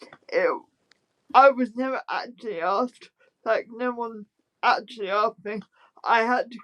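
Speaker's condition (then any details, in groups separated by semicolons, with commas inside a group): Spastic quadriplegic cerebral palsy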